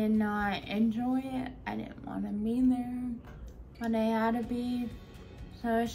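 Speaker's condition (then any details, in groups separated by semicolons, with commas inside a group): Friedreich's ataxia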